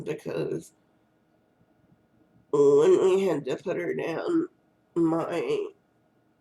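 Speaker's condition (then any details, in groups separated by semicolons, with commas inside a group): Cerebral palsy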